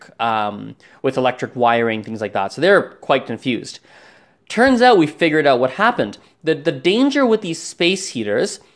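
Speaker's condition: No condition

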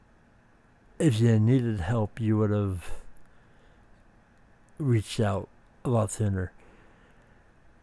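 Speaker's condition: Speech impediment

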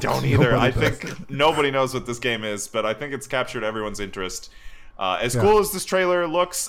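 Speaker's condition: No condition

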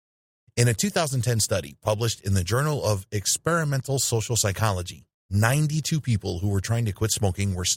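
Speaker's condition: No condition

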